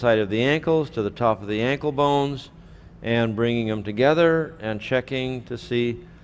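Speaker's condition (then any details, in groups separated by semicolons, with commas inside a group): No condition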